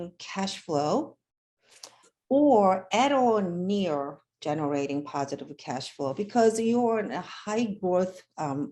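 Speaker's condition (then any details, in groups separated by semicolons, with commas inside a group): No condition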